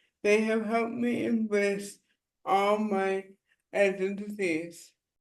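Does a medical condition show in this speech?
Yes: disability affecting muscles; speech impairment.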